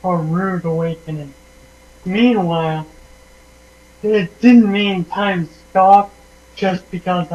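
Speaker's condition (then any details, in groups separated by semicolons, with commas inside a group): Traumatic brain injury; motor vehicle accident, had tracheostomy; voice affected by brain damage and tracheostomy trauma, initially couldn't talk or swallow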